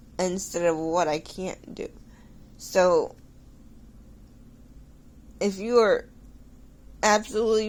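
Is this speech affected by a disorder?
Yes: cerebral palsy.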